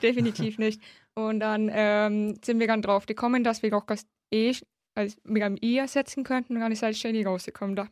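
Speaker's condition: Hard of hearing since birth, congenital, cochlear implant, severe; rain problematic

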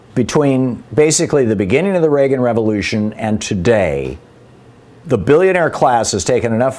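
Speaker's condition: No condition

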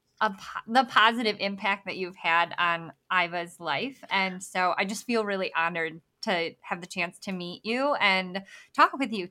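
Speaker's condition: Bilateral cleft lip and palate; congenital

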